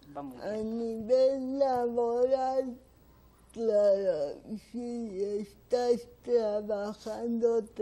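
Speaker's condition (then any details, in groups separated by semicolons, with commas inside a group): Cerebral palsy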